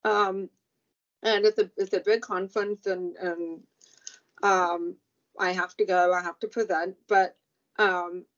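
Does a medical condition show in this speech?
Yes: profound deafness; profound deafness since age two from meningitis, about 90% hearing lost, vestibular loss, relearned walking; relearned speaking and lip reading after childhood deafness.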